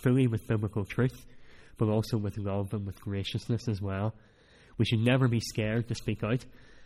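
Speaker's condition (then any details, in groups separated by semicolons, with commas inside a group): Cleft palate; speech not that clear at times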